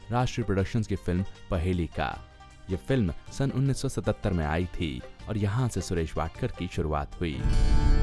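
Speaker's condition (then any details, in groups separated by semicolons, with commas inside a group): No condition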